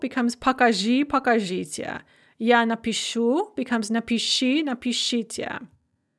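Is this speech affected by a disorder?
No.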